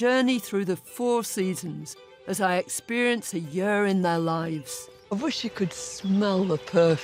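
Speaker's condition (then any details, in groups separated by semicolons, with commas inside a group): No condition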